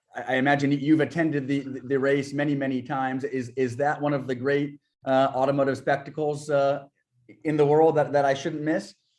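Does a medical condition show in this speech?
No.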